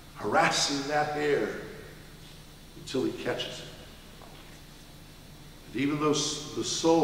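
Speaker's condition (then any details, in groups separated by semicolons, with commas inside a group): No condition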